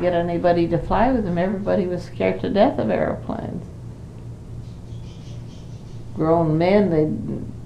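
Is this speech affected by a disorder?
Yes: Parkinson's disease; 5 years since onset.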